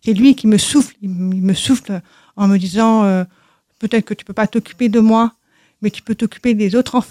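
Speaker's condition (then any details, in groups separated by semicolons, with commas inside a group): Deafness from birth; congenital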